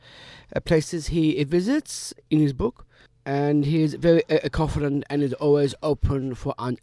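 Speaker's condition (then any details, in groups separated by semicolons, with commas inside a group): Down syndrome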